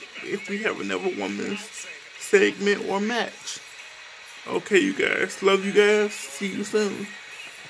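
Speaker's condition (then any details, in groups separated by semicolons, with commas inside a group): Cerebral palsy; affects legs, arms, hands, scissoring surgery, knee and wrist surgeries; affected speech, effortful clear articulation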